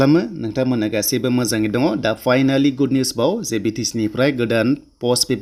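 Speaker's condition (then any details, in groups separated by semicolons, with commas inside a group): No condition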